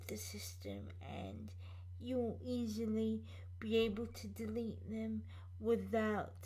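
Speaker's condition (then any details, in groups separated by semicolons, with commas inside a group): Cerebral palsy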